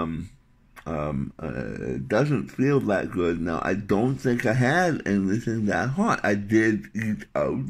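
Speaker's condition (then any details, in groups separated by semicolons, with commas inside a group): Tongue cancer surgery; three months post-surgery, graft detaching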